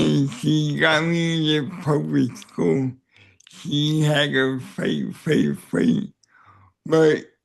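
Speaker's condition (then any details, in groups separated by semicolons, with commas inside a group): Cerebral palsy; neck surgery went badly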